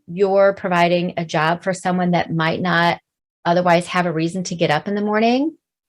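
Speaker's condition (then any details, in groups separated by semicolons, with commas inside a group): No condition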